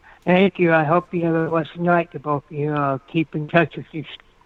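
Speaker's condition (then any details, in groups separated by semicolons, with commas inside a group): Cerebral palsy; hip trouble, tightness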